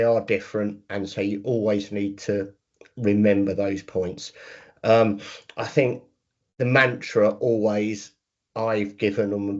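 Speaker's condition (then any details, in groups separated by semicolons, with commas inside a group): No condition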